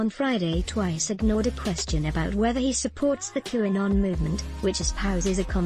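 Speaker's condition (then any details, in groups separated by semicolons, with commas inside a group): No condition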